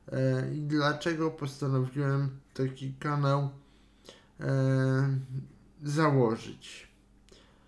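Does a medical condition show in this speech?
Yes: cerebral palsy; cerebral palsy from birth, wheelchair user, cannot walk or stand on legs, arms partly impaired.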